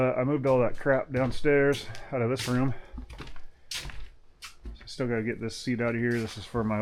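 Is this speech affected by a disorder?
No.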